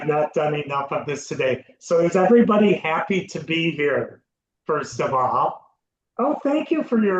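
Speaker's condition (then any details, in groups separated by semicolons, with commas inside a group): No condition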